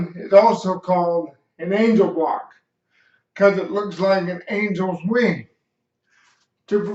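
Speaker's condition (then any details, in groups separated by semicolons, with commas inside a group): Cerebral palsy; slight speech impediment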